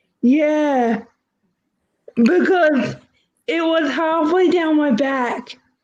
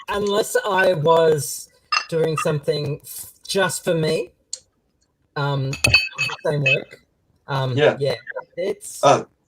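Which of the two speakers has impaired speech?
The first: cerebral palsy.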